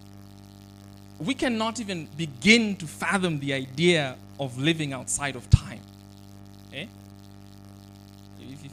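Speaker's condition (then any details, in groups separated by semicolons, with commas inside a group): No condition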